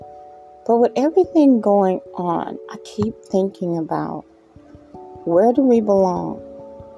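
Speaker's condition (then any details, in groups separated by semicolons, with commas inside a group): No condition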